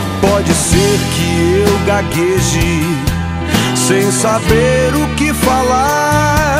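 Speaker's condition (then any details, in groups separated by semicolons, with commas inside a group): No condition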